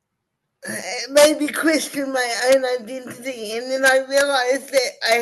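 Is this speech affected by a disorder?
Yes: cerebral palsy.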